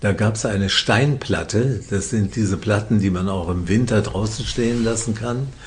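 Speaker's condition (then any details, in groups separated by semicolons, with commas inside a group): Parkinson's disease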